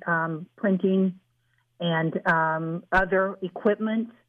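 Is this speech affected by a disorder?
No.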